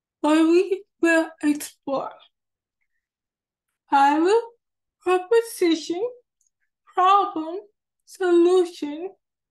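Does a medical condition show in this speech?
Yes: cerebral palsy; affects hand, hand tremor.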